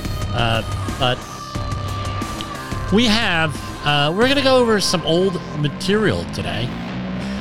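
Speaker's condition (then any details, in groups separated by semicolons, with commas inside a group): Cleft lip and palate; implied much improved now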